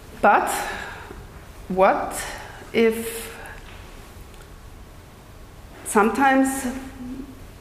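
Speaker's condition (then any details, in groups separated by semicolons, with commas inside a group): Stuttering; lifelong stutter, neurological cause, speech therapy in youth, jaw, belly and leg cramps from suppressing stutter; audibly stuttering during lecture performance; repetitions, blocks, stutters on own name, slower than fluent speakers, amount varies daily, smooth repetitions when unafraid; prolonged sounds, blocks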